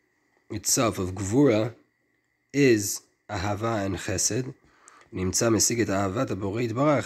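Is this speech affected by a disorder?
No.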